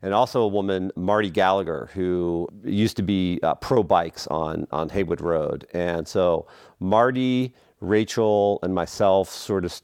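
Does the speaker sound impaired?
No.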